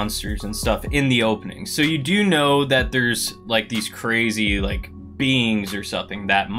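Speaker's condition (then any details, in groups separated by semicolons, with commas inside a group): No condition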